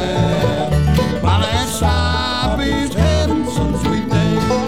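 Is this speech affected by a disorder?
No.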